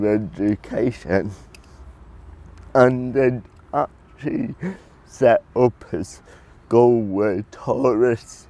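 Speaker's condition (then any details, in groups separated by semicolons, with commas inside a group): Cerebral palsy; predicted at birth never to talk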